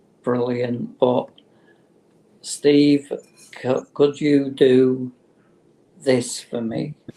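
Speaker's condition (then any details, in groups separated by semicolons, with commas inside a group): Motor neurone disease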